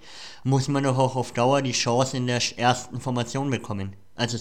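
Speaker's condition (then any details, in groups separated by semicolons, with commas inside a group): Cleft palate; voice may audibly show the cleft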